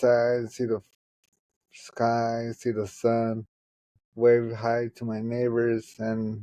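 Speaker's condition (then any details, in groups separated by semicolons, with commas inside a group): Traumatic brain injury; left side affected; relearned walking after therapy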